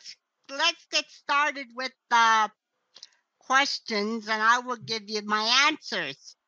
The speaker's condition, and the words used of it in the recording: Cerebral palsy. But what ruined my voice was when they incubated me, they destroyed my vocal cords.